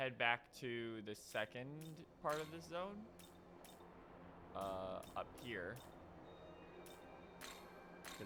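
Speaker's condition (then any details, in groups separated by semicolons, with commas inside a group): No condition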